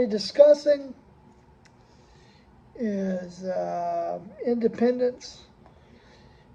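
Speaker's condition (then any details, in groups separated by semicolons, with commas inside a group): Cerebral palsy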